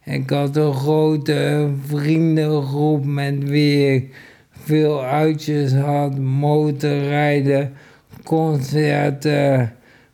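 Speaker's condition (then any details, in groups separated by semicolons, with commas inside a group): ALS; incurable muscle disease, first symptoms cramps; feels speech, swallowing and breathlessness improved on medication, speaks better than eighteen months ago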